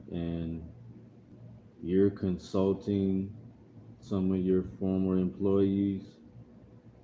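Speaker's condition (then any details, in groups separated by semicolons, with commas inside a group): No condition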